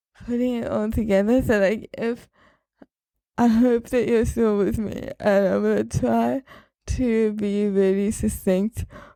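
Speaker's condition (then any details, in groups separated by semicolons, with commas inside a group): Cerebral palsy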